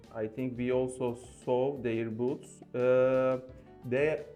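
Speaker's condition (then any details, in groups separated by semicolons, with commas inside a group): No condition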